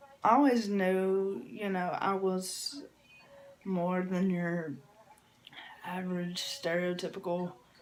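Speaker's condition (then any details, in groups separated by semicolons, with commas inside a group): Cerebral palsy; from birth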